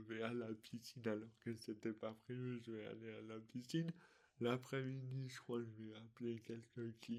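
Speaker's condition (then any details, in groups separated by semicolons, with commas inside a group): Dystonia; articulation difficulties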